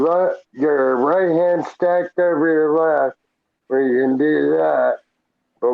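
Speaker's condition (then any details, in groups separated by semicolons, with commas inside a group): Traumatic brain injury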